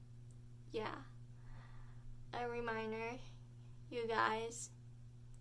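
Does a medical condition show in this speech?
Yes: cerebral palsy.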